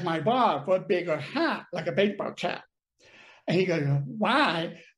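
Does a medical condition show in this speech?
Yes: deafness; brain damage from birth.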